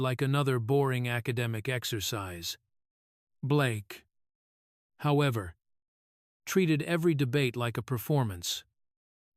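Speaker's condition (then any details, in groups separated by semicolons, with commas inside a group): No condition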